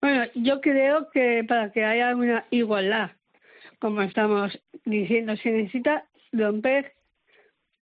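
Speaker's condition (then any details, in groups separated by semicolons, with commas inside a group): Down syndrome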